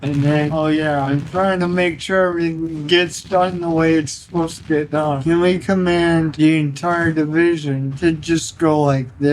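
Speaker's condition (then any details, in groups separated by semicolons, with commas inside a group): Cerebral palsy; from birth, cannot walk; can talk, childhood breathing lapses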